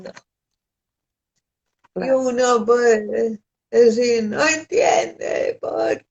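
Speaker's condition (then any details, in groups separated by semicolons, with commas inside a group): Cerebral palsy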